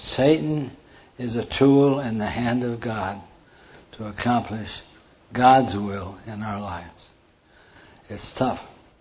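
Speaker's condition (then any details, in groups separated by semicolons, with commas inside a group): Parkinson's; hand tremor during talk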